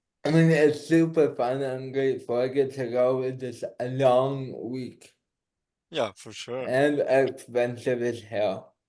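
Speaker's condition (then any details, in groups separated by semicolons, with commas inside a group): Cerebral palsy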